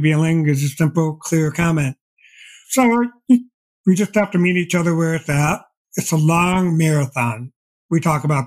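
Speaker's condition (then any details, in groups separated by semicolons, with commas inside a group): Deafblindness; progressive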